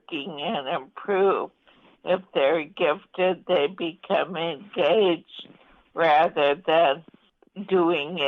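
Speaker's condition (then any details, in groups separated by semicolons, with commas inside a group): ALS; voice affected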